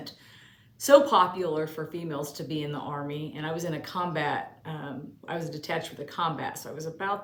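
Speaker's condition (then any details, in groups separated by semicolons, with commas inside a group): No condition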